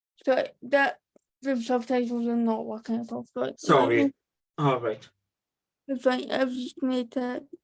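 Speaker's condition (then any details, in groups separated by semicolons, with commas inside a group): Cerebral palsy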